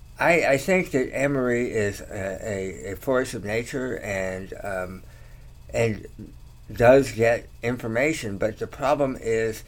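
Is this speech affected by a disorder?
Yes: tongue cancer surgery; chemotherapy.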